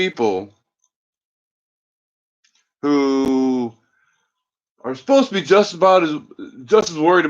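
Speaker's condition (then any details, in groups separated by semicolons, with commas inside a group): No condition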